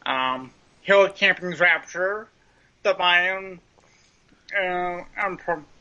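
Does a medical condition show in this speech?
Yes: cerebral palsy; mild form, lifelong since childhood, trouble writing, slow running, mile took 21 minutes, school accommodations; speech impediment present during recording; sounds like Wendy's drive-through speaker box, may sound drunk.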